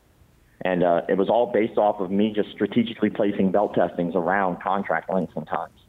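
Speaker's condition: Cleft palate; congenital

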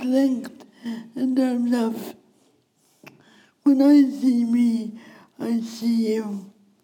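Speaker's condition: Speech impediment; wheelchair user

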